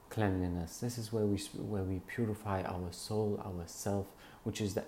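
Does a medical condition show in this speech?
No.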